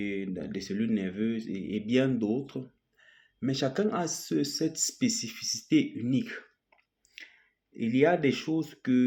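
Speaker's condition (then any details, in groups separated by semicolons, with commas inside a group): No condition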